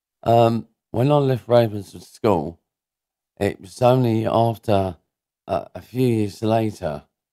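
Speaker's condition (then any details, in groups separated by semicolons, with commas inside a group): Cerebral palsy; diagnosed as baby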